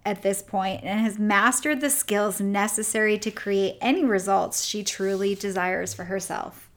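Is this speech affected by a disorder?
No.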